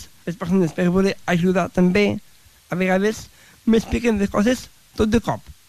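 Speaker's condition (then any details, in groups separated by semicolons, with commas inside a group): Down syndrome; describes self as very talkative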